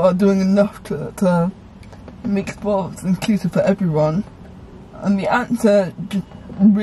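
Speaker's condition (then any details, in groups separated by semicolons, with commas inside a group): Cerebral palsy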